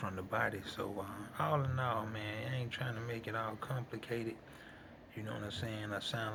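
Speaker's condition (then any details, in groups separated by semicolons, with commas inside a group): No condition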